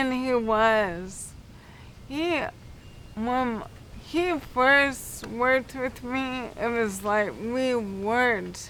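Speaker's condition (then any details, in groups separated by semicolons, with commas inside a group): Cerebral palsy; affects balance; affects speech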